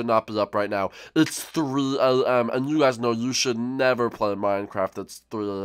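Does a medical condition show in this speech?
No.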